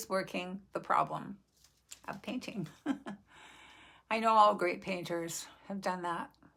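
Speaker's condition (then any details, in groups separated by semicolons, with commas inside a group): No condition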